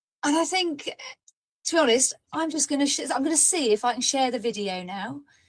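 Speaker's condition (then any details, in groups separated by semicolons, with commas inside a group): No condition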